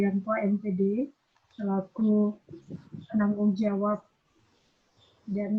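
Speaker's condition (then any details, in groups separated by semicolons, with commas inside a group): No condition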